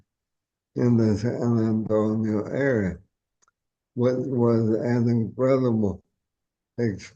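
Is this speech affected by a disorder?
Yes: ALS.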